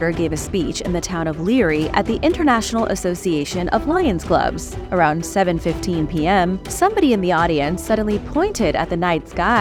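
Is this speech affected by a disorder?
No.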